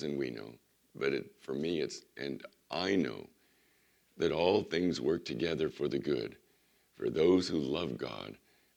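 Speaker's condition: Vocal cord surgery recovery; voice not ready for full message

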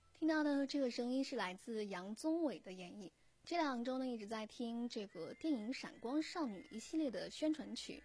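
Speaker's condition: No condition

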